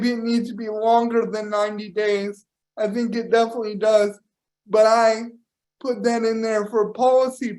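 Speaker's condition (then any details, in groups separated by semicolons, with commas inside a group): Cerebral palsy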